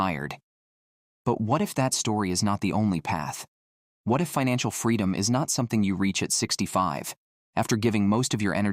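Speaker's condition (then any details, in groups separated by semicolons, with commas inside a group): No condition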